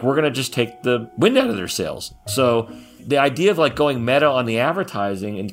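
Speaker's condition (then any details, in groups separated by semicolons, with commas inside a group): No condition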